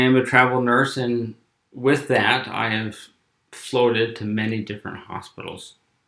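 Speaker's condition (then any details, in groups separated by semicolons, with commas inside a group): No condition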